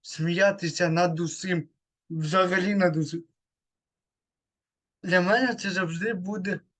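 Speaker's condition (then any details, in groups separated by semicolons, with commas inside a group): Cerebral palsy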